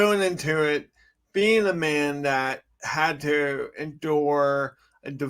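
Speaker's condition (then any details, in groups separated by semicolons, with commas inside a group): Cerebral palsy; from birth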